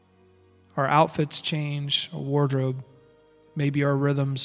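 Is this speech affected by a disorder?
No.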